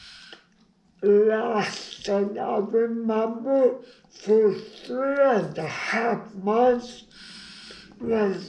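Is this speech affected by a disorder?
Yes: brain injury.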